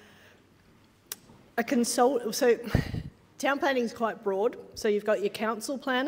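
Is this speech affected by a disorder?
No.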